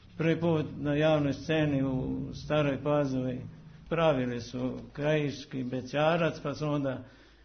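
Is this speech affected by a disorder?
Yes: Parkinson's disease; converses normally, illness not noticeable on radio.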